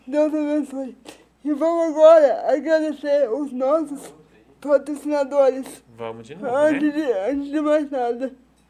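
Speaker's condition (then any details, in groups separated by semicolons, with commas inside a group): Cerebral palsy; spasticity, premature birth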